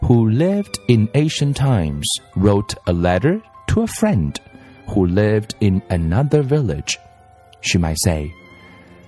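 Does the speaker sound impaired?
No.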